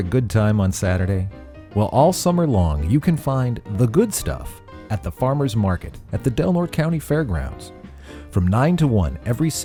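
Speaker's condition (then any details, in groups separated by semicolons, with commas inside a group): No condition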